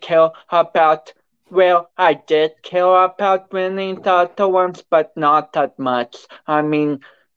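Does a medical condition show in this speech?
Yes: cerebral palsy; from birth, involves cerebrum and cerebellum, not expected to walk, now walks with concentration, affects balance and coordination; affects speech.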